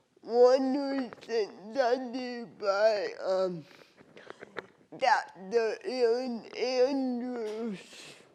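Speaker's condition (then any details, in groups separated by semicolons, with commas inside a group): Cerebral palsy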